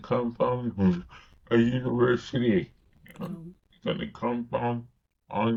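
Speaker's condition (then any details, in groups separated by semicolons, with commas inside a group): Cerebral palsy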